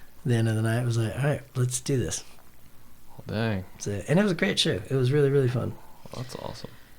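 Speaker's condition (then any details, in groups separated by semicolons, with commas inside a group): No condition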